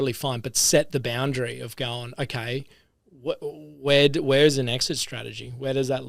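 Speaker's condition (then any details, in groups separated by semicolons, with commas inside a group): No condition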